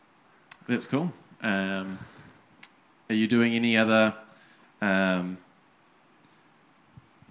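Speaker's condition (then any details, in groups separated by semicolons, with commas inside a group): No condition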